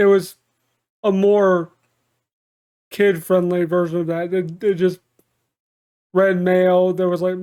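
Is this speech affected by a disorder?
Yes: cerebral palsy.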